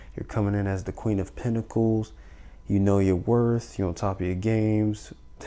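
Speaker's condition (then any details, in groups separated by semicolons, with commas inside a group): No condition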